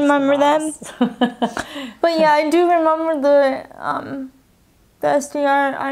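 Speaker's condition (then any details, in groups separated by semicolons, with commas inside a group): Cerebral palsy; spastic quadriplegic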